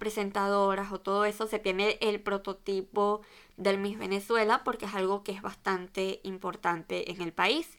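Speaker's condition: Cleft lip and palate; Operación Sonrisa credited

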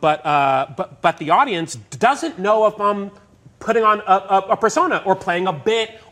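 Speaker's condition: Stutter; present since before starting stand-up; sound repetitions, sometimes cannot get a word out, switches to other words, slower pace; repeated words, prolonged sounds

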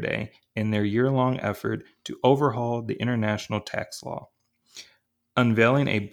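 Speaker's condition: No condition

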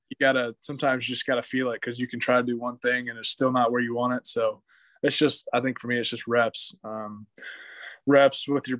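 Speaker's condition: No condition

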